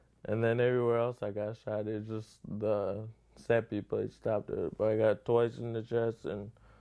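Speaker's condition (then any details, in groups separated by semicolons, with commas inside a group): Lou Gehrig's disease; affects brain and spinal cord nerve cells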